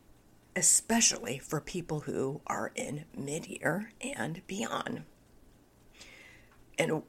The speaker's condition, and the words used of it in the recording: Spasmodic dysphonia. This year, I got this voice condition, which you can hear probably, called spasmodic dysphonia, and I'm continuing to navigate through it.